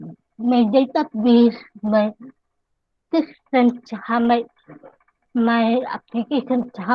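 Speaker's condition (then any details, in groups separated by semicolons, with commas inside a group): Cerebral palsy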